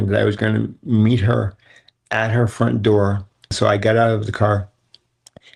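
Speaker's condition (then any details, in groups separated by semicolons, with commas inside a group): Cerebral palsy; wheelchair user, muscle spasms triggered by strong emotions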